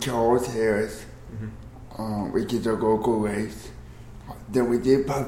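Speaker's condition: Cerebral palsy

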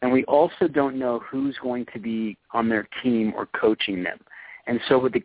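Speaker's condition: No condition

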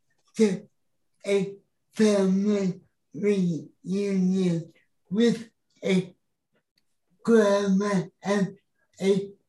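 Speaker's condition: Cerebral palsy

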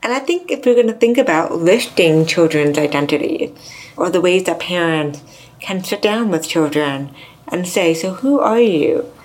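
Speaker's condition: Deafness, severe to profound; grew up speaking, mainstream schooling, learned sign language in 20s, also signs

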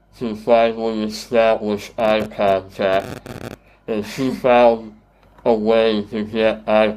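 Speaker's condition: Treacher Collins syndrome; voice distorted, some cannot understand, worse on telephone, repeating takes energy, intelligible after years of therapy

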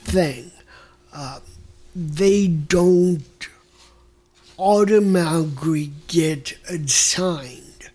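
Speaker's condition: Mild cerebral palsy; slightly higher-pitched than typical male voice

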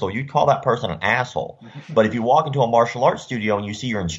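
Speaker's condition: Cleft lip and palate; facial scars from surgeries

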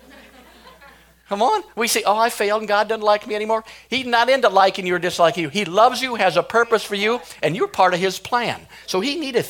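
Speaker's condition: No condition

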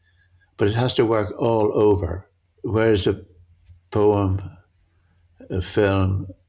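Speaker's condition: Parkinson's; grouped objects merge together

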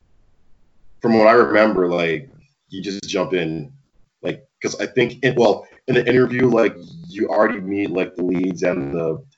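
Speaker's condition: Stutter; always tripping over words with most people, easier with practice and comfort; prolonged sounds

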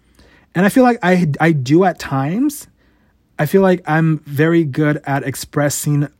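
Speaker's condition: Stutter; noticed around age 5 or 6, worse as teenager, returned full force after stressful move to Arizona; still stutters at 28, noticeable in this podcast, usually cuts stutter from videos; sometimes barely gets out a syllable, swears between words to ease them out, burps talking fast; repeated sounds, repeated words

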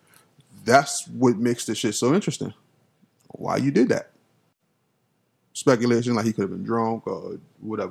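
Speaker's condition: No condition

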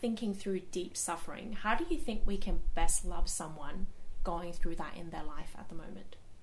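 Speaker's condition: No condition

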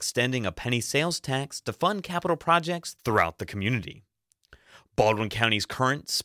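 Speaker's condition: No condition

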